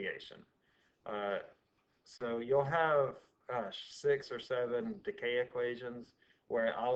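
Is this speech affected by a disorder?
No.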